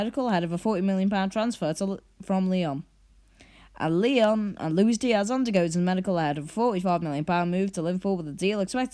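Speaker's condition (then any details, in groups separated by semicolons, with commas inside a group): No condition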